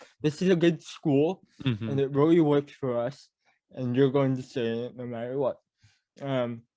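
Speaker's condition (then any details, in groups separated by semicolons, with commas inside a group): Cerebral palsy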